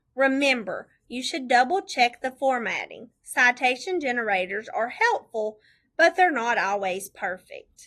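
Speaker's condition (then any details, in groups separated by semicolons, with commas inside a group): No condition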